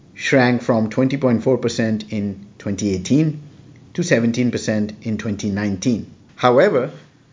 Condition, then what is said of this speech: No condition.